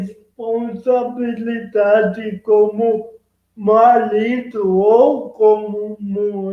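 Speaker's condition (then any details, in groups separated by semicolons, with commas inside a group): Cerebral palsy; present from birth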